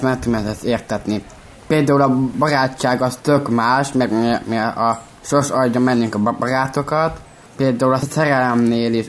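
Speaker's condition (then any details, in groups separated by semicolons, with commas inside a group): Down syndrome; congenital; age 22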